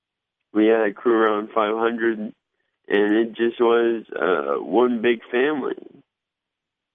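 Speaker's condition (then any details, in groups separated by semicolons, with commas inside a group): Cerebral palsy; mild slur, varies by day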